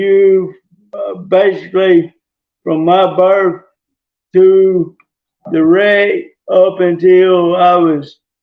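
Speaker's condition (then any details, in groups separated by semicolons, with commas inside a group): Traumatic brain injury; possibly affected, some delay getting words out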